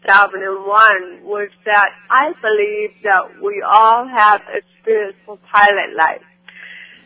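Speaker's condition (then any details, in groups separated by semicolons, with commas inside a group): Cerebral palsy; cause undetermined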